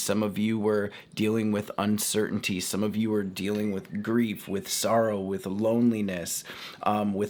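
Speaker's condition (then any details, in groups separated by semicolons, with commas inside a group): No condition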